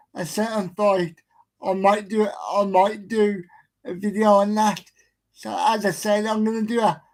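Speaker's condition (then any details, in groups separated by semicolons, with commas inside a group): Cerebral palsy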